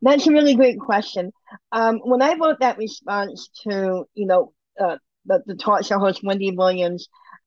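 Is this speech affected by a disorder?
Yes: bilateral cleft lip and palate; surgeries needed to function normally with eating, speaking, drinking.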